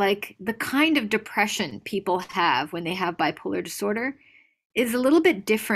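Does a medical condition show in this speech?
No.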